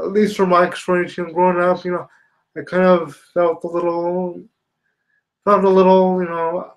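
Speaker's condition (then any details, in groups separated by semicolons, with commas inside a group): Spastic quadriplegia cerebral palsy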